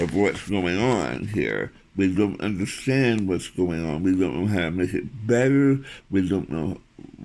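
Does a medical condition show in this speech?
Yes: tongue cancer surgery, tongue graft.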